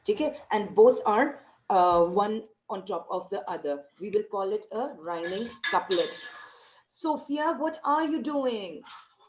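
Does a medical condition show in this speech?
No.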